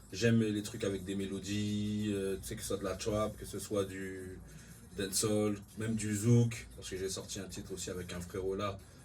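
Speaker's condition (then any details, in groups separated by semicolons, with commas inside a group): No condition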